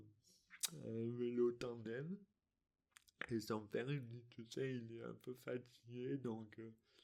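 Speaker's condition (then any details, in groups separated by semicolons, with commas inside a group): Dystonia; articulation difficulties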